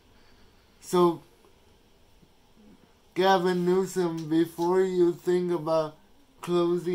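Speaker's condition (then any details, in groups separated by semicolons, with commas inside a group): Cerebral palsy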